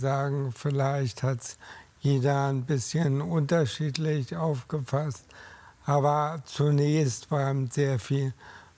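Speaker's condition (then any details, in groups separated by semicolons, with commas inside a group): ALS; diagnosed at 47 after two months, first suspected carpal tunnel, disc or stroke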